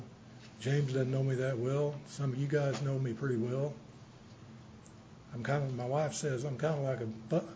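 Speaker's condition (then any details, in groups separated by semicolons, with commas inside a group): Parkinson's; a little shaky tonight, slowed down state; not speaking too fast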